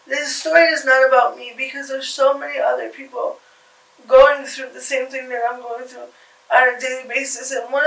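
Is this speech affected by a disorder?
Yes: cerebral palsy; from birth.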